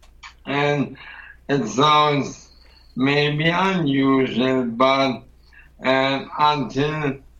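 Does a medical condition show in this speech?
Yes: ALS; progressive muscle weakness first noticed doing push-ups, initially blamed on accident; sounds drunk to strangers, voice weakened and more bubbling since Camino, wife Steffi helps explain.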